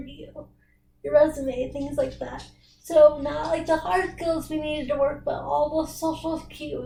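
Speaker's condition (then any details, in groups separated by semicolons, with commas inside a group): Cerebral palsy; brain damage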